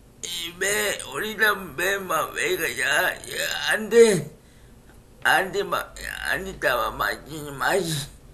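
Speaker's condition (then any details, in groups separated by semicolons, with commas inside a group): Cerebral palsy; speaking style due to condition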